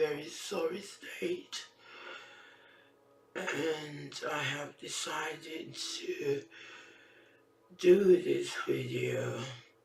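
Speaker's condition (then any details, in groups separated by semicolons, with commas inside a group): Facial palsy; can barely hear own speech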